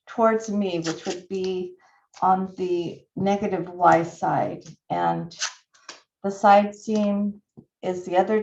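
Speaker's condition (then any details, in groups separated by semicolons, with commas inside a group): No condition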